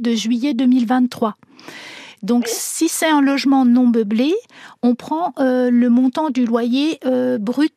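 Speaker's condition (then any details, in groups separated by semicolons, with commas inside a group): No condition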